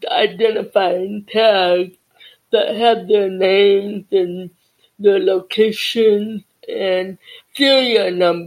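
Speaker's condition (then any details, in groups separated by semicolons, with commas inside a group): Deafness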